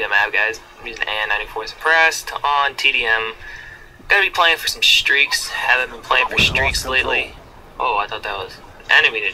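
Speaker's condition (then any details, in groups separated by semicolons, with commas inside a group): No condition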